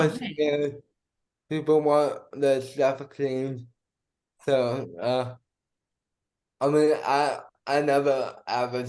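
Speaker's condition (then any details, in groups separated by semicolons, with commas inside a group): Cerebral palsy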